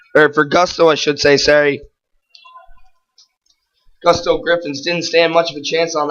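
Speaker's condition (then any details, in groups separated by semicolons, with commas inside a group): No condition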